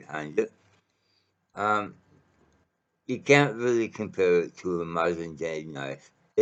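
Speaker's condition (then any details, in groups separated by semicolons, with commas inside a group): Mouth cancer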